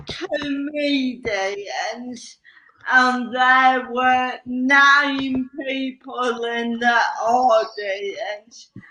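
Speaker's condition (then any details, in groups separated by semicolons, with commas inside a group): Cerebral palsy; slow speech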